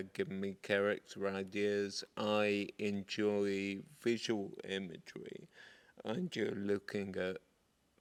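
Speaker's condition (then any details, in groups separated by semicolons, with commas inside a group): Multiple sclerosis; progressive form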